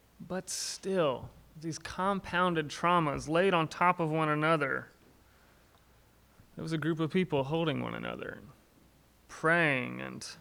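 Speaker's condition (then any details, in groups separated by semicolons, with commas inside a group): No condition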